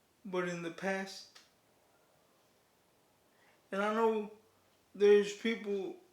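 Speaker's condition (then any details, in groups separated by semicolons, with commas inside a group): Cerebral palsy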